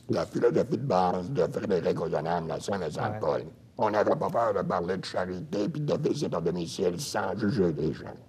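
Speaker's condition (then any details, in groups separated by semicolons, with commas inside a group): Throat cancer, voice prosthesis; throat cancer, laryngectomy, voice prosthesis; about 10 to 11 years since cancer; speaks with voice prosthesis for 10 years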